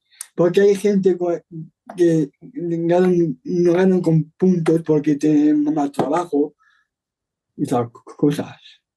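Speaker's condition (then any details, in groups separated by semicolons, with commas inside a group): Down syndrome; Down syndrome from birth, genetic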